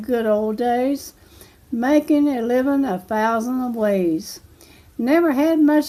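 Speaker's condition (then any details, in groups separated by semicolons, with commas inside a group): No condition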